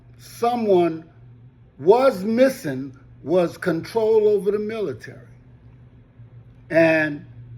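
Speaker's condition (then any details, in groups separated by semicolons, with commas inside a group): No condition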